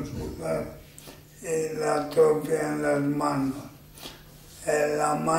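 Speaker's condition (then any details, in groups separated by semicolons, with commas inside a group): Amyotrophic lateral sclerosis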